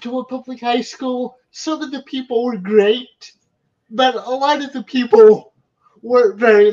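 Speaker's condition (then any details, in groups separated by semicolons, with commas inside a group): Cerebral palsy; wheelchair user, physical therapy; undiagnosed problem over past year and a half, on seven medications including pain medication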